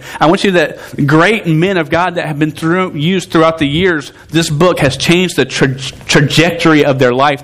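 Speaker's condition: Stuttering; long-standing stutter, present over 24 years, once fought calling to teach because unable to talk; sometimes hard to speak, harder when youth talk at same time; repeated sounds

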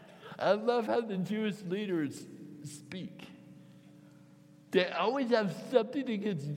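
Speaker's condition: Cerebral palsy, mild; can't speak right, voice hard to understand, must preface phone calls with strangers

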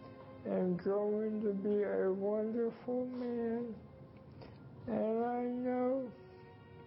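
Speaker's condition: ALS; amyotrophic lateral sclerosis, Lou Gehrig's disease, very short time left; voice tough to understand

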